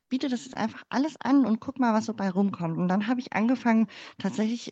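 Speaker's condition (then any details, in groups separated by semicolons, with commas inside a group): Cleft palate; infant feeding difficulty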